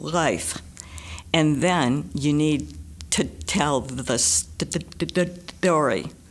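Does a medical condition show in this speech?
Yes: stutter; stutter persisting despite much of life trying to stop, described as incurable; severe stutter, stutters a lot; struggles to speak; here prolonged sounds, blocks.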